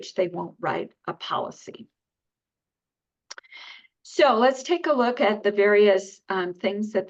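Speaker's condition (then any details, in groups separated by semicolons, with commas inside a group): No condition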